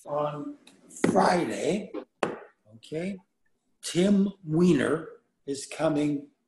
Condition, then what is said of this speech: Aphasia. And I said, well, you know, I have aphasia.